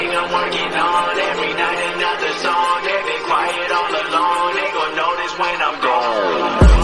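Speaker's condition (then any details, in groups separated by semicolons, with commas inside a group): No condition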